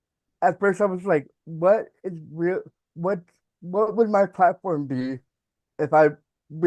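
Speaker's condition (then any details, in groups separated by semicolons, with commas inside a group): Cerebral palsy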